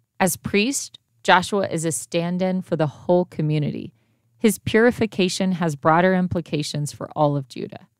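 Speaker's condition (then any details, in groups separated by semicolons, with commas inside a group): No condition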